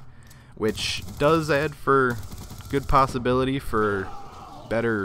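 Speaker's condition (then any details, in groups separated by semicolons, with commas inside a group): No condition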